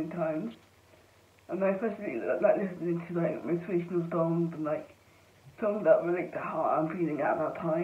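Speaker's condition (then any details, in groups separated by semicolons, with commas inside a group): Cerebral palsy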